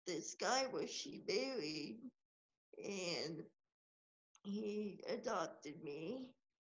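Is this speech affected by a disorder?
Yes: cerebral palsy; age 32, wheelchair user.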